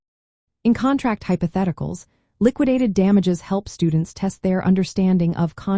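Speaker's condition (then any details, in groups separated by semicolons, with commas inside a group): No condition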